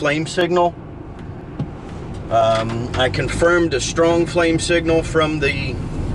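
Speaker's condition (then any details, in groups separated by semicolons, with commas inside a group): No condition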